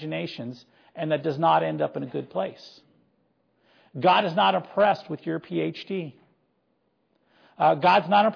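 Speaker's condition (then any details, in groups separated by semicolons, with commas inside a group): No condition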